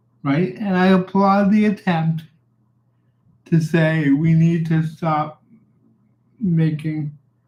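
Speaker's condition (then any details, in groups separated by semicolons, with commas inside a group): Cerebral palsy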